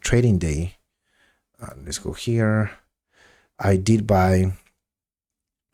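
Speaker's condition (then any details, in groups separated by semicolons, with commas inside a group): No condition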